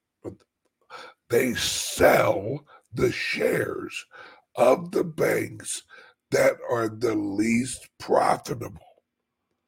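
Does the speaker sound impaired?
Yes: chronic voice problem; about 2 years of dry, stiff voice box, uses CPAP machine; day two of healing, about 10% recovered, throat vibration and clearing returning; constant dry throat, urge to clear throat, stiff voice box loosening, easier when louder.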